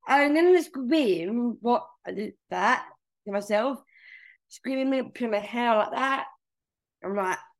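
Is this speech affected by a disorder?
Yes: Down syndrome; present from birth, major heart surgery.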